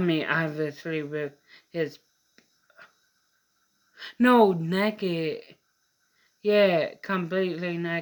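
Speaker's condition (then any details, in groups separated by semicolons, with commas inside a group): Mild cerebral palsy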